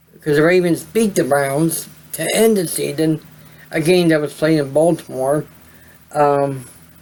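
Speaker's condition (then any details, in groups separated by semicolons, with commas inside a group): Cerebral palsy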